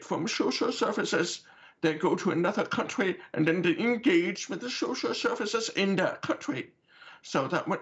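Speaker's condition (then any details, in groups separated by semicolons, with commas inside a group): Deafness with cochlear implant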